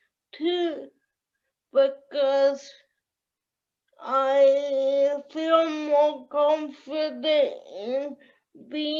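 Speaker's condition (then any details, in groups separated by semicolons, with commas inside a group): Cerebral palsy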